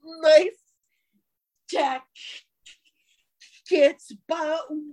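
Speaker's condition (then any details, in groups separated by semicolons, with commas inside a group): Stuttering; attended a speech course; blocks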